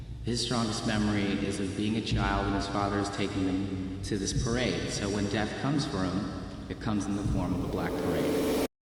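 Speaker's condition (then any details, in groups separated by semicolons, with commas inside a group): No condition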